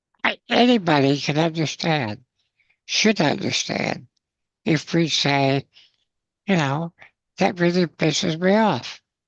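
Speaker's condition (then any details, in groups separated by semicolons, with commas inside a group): Spinal muscular atrophy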